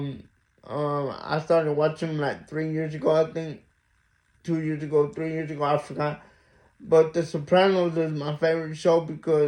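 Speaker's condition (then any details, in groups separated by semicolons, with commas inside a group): Mild cerebral palsy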